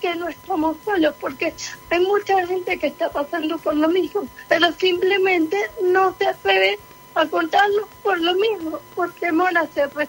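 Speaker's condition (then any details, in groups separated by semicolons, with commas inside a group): Cerebral palsy; present from birth, motor only, affects balance and movement, mobility affected since early childhood; reduced ability to speak fluently since early childhood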